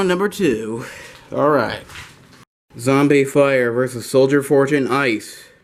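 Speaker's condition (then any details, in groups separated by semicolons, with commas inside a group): No condition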